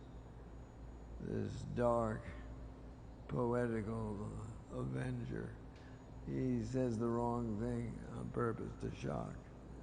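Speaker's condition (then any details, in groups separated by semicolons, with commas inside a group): Parkinson's disease; diagnosed 20 years ago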